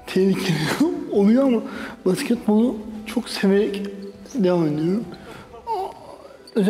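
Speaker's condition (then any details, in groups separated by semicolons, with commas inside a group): Dystonic cerebral palsy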